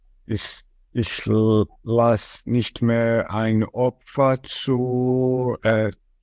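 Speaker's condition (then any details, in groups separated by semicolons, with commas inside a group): Stuttering; onset age 5, stated as 32 years; phone calls formerly impossible; blocks, monitors speech tension to catch blocks early; repeated sounds, prolonged sounds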